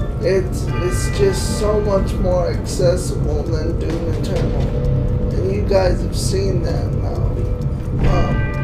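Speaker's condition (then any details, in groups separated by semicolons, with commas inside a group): Cerebral palsy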